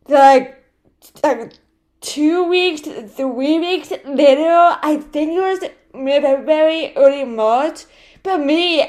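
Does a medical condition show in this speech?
Yes: cerebral palsy; right-sided, premature, diagnosed 6 months, limp, foot braces, small right hand, foot surgeries at 7, 11; Botox right thigh, leg, foot last week, right hand surgery 6 months ago, lifelong physical therapy; speech disability, predicted never to talk, first word around one year, speech therapy since age one.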